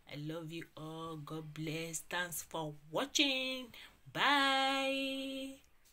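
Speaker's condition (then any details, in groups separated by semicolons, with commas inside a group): No condition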